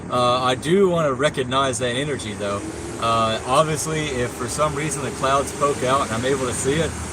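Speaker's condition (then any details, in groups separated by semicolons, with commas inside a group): No condition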